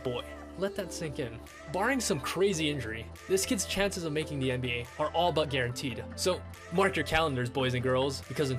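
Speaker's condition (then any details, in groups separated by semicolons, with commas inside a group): No condition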